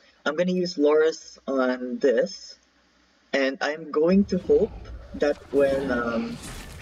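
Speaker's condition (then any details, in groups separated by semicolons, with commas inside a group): No condition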